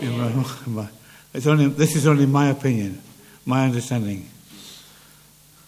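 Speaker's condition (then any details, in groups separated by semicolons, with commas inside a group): Parkinson's; less clear than before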